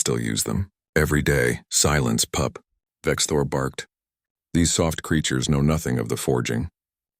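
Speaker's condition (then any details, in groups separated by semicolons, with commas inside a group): No condition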